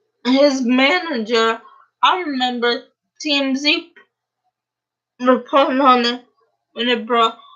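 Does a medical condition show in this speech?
Yes: cerebral palsy; uses a wheelchair.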